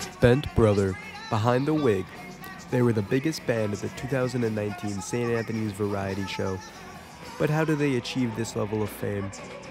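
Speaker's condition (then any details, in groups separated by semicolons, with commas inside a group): No condition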